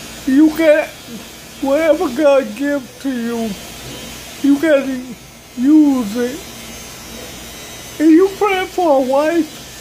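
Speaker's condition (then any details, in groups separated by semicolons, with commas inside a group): Cerebral palsy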